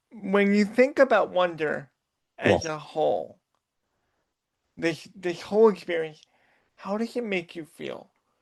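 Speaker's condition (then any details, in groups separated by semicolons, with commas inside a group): Cerebral palsy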